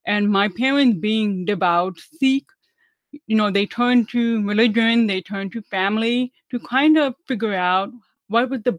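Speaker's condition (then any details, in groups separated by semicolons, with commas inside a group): Deafness; about 25 years spent passing as hearing, relearned to speak; uses hearing aids and closed captioning, not fluent in sign language; speaks well per others, about 10 years of speech therapy, makes sense of auditory cues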